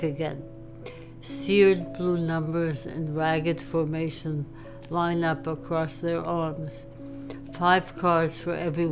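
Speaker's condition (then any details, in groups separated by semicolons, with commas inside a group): ALS; speech deterioration, swallowing and breathing difficulties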